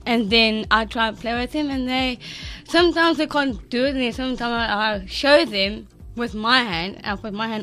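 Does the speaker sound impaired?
Yes: Down syndrome; since birth; adult.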